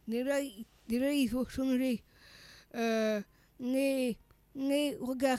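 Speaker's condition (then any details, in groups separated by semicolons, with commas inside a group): Down syndrome (trisomy 21); age 39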